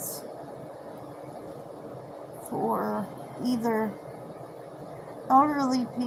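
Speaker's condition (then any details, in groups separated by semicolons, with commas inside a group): Cerebral palsy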